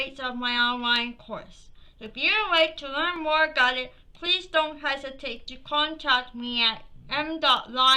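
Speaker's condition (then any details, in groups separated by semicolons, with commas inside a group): Cerebral palsy; from birth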